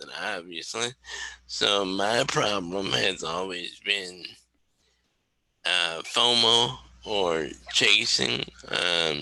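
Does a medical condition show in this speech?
Yes: cerebral palsy; wheelchair user.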